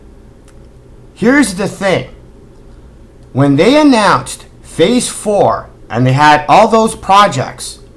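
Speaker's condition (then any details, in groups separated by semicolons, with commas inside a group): No condition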